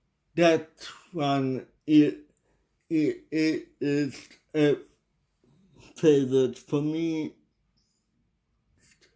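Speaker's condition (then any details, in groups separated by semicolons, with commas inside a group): Cerebral palsy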